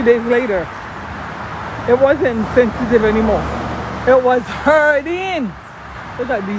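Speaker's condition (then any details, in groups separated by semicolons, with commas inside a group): No condition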